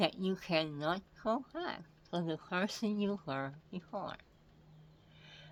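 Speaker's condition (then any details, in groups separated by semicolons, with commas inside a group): Head and neck cancer; multiple surgeries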